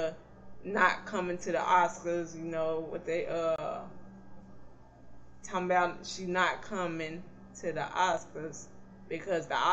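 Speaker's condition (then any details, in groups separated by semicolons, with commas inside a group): Cerebral palsy; not paralyzed, can stand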